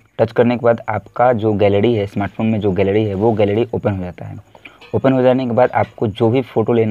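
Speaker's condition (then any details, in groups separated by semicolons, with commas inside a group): No condition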